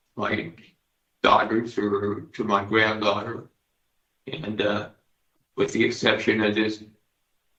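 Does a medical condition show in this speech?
Yes: Parkinson's disease.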